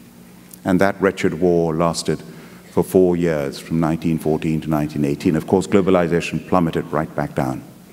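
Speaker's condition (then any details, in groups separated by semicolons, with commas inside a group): No condition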